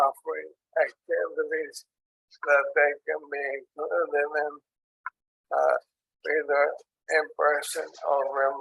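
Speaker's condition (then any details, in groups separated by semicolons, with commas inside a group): ALS; onset in hands and arms, tracheostomy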